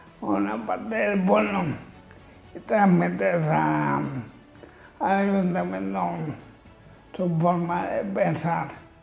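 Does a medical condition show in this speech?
Yes: amyotrophic lateral sclerosis (ela).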